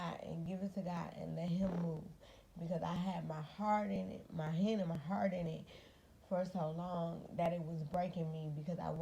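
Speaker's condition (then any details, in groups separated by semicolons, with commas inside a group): Cerebral palsy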